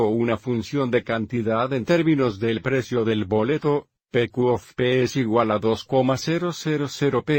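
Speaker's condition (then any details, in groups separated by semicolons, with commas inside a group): No condition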